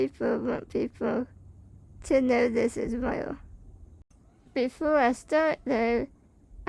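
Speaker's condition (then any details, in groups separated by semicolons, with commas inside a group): Spinal muscular atrophy type 2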